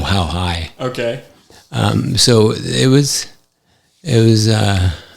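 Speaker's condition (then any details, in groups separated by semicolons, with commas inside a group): ALS; affects hand function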